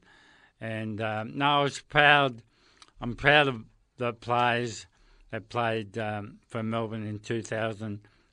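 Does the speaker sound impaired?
Yes: motor neurone disease; progressive, terminal, onset in hands, spread up arms and across back; about 2 years since first symptoms, diagnosed after months of tests, no treatment or cure; voice affected, speech noticeably changed.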